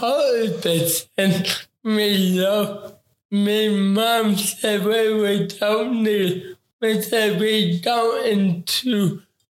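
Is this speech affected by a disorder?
Yes: ataxic cerebral palsy; affects coordination.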